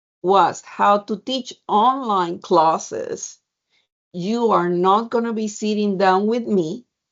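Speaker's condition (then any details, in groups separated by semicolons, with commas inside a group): No condition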